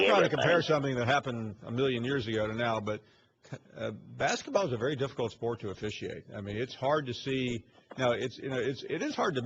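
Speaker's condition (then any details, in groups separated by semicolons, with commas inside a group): No condition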